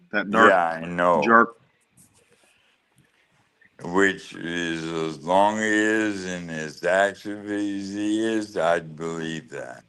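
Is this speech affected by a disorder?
Yes: ALS; losing speech and swallowing.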